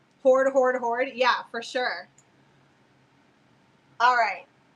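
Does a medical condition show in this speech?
No.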